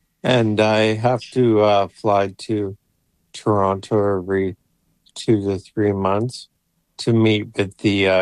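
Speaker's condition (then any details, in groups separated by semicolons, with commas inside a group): ALS; voice failing, banked voice for AI speech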